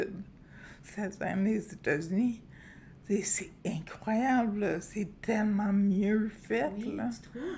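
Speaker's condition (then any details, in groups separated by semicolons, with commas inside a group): Friedreich's ataxia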